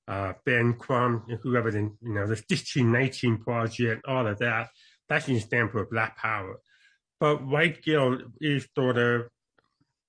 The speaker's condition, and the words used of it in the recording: Deafness. Well, I'll tell you what, you're already doing incredible because I would have not even thought of that.